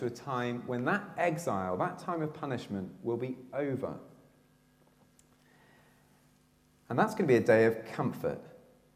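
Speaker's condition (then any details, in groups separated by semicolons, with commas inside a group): No condition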